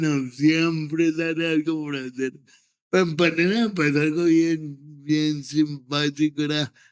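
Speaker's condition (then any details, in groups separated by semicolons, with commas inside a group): Cerebral palsy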